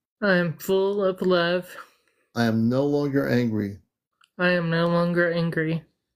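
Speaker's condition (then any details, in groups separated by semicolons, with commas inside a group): Mild hypotonic cerebral palsy; affects sound, voice may sound drunk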